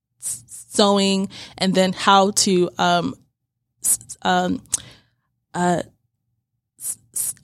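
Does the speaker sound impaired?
Yes: stuttering; here prolonged sounds.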